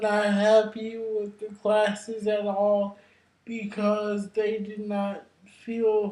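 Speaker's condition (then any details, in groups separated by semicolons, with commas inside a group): Cerebral palsy; brain injury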